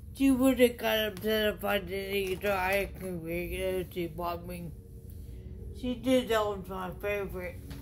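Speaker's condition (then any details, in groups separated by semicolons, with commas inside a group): Traumatic brain injury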